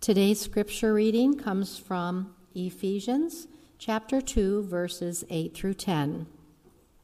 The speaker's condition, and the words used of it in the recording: None; typical speech.